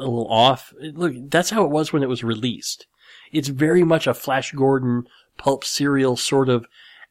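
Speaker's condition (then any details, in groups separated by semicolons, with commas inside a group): Cleft lip and palate; nose still slightly crooked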